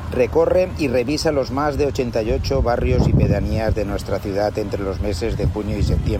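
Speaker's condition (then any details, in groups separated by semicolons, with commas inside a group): No condition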